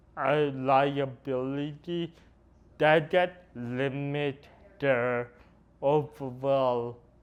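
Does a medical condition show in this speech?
Yes: cerebral palsy; noticeably atypical speech.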